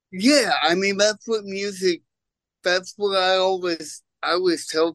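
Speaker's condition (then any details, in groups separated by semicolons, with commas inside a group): Cerebral palsy; congenital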